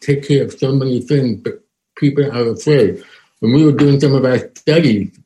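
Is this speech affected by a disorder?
Yes: deafness, profound; diagnosed at age four, no intervention first 3-4 years, mainstream schooling; cannot understand masked speakers.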